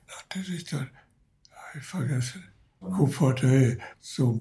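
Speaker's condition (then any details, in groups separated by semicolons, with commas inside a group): Parkinson's disease; fingers cramp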